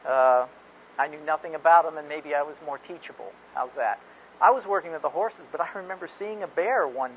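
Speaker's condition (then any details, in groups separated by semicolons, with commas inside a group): No condition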